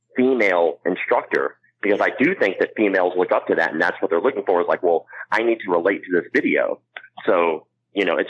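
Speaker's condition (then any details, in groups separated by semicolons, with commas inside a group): Cleft palate; congenital cleft palate, mouth, ear, nose and throat structure differ from most people, cannot blow up balloon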